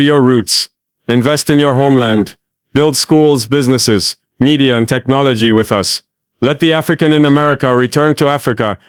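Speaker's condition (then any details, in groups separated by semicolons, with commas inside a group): No condition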